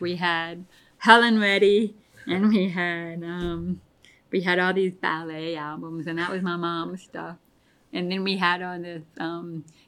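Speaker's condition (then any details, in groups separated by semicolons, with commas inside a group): Deafness; pretty bad tinnitus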